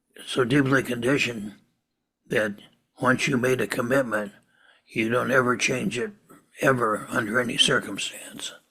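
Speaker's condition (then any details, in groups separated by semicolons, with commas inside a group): Parkinson's disease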